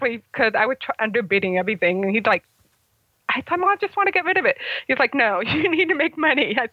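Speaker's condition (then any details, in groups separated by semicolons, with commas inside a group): Congenital hearing loss; about 75% hearing loss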